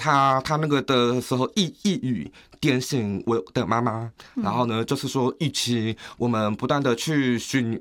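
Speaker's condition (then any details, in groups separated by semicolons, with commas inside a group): Hearing loss, cochlear implant; cause unknown despite MRI, genetic testing, onset around kindergarten, gradual progressive deterioration; cochlear implant surgically placed, earlier deep-canal, in-canal and behind-the-ear hearing aids; slight accent, often taken for overseas chinese or southeast asian, usually unnoticed, speaks well, normal word order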